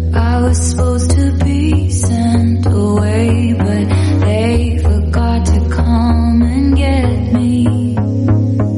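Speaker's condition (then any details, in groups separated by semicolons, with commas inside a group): No condition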